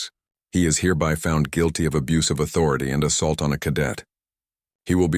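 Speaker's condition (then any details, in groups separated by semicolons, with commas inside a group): No condition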